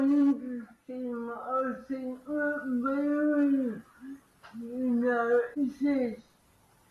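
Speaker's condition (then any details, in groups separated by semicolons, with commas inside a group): Cerebral palsy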